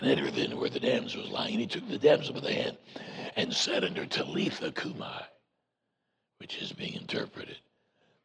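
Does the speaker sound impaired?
Yes: voice box removal needed; vocal cord cancer, prior chemo and radiation, 35 treatments over about seven weeks; voice box removal advised, saw doctor for more details; voice self-described as Batman voice, expects R2-D2-like voice after removal.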